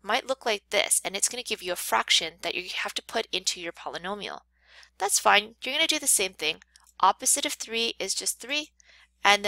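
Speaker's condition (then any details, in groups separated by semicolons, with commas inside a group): No condition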